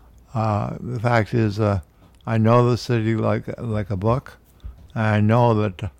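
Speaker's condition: Parkinson's disease; man aged 73

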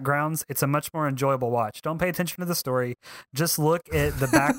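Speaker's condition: No condition

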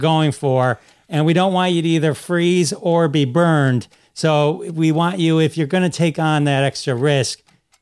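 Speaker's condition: No condition

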